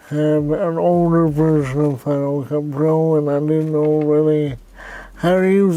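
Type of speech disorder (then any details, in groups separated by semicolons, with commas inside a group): Dysarthria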